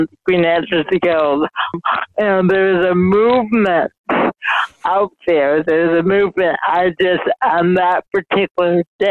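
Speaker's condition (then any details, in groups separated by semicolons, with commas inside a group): Mild cerebral palsy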